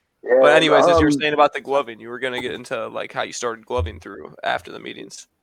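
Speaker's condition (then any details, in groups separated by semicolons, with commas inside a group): No condition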